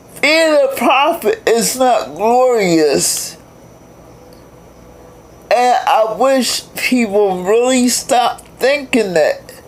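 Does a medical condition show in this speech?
Yes: cerebral palsy; several unnoticed strokes.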